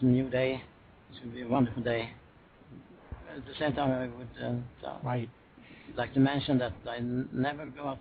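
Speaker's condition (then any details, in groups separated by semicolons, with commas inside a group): Parkinson's disease; down ~10% over 6 years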